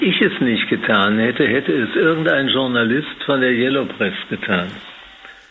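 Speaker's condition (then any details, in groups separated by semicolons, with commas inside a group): Parkinson's disease; years of hand tremor holding a glass, dismissed as stage fright, diagnosed by neurologist after examination; aged 80, Professor Volkmann of Würzburg University involved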